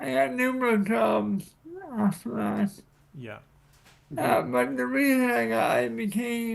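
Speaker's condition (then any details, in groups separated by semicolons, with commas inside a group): Cerebral palsy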